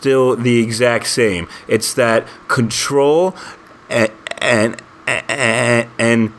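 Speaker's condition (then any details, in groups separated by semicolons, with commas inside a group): Stuttering; history of avoidance patterns; tries not to avoid stuttering most of the time, sometimes on verge of avoiding; repeated sounds, prolonged sounds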